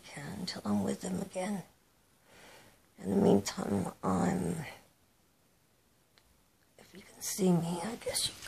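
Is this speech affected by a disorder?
Yes: cerebral palsy.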